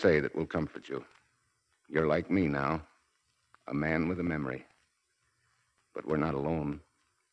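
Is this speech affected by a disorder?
No.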